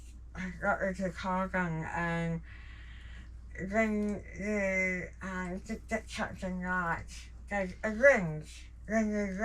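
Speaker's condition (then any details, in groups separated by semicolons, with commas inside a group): Jaw cancer surgery; tracheostomy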